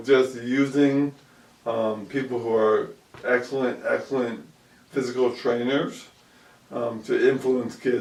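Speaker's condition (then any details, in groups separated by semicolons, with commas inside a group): ALS; about 2 years since onset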